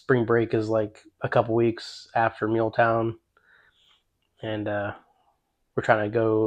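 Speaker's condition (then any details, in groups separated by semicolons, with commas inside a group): No condition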